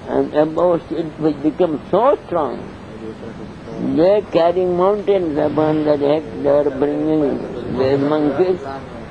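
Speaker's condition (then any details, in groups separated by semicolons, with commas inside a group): Deafness; cannot hear audience questions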